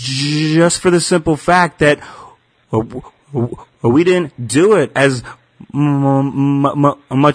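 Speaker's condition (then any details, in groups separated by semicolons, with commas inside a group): Stuttering; stuttering since childhood; anticipatory worry about stuttering, sometimes months ahead; prolonged sounds, blocks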